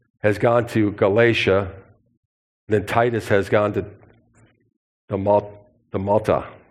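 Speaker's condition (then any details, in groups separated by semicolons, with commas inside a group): No condition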